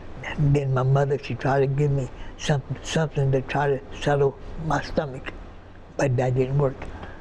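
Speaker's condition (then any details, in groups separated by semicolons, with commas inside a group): Partial right-side paralysis; right arm and leg paralyzed after fever, foot and arm operations; paralysis affected speech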